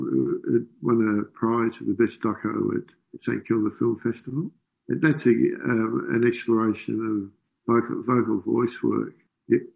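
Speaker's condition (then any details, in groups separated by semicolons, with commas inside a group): Parkinson's disease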